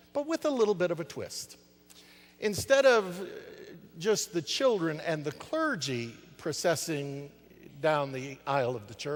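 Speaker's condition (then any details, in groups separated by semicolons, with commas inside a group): No condition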